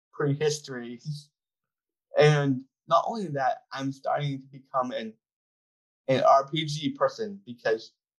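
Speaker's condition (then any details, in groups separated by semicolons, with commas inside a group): Down syndrome; described as very articulate in giving details, public speaker, gave TEDx talk, hosts own podcast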